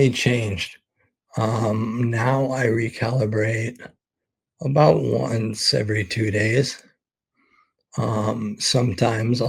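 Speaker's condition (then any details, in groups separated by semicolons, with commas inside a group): ALS; expects to lose voice very soon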